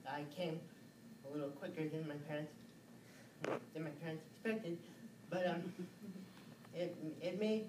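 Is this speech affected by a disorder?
Yes: cerebral palsy; from birth.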